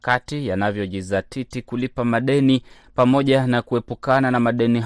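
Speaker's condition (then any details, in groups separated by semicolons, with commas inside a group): No condition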